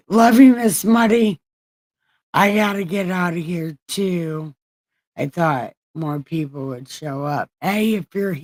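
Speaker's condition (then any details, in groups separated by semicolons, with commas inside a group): Brain injury; brain surgery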